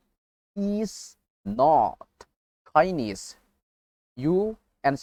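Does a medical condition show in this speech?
No.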